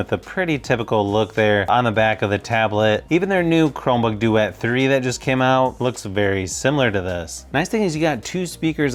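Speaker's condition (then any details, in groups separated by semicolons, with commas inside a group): No condition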